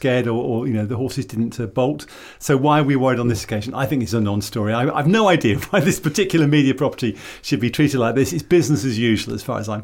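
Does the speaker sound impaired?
No.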